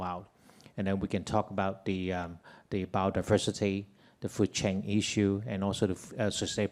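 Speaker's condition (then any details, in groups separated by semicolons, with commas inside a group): No condition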